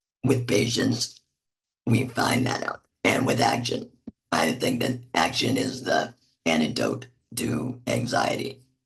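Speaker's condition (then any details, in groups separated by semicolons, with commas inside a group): Laryngectomy; tracheal neck stoma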